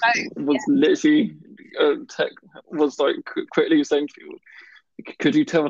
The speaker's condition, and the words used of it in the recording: Stuttering. But when I'm less sociable, like working from home, my stammer can be quite bad.